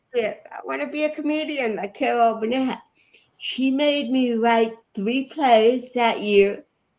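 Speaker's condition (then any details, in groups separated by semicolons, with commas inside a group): Cerebral palsy; affects body movements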